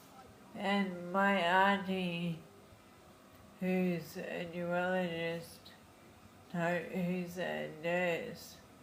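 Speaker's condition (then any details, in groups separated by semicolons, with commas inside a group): Friedreich's ataxia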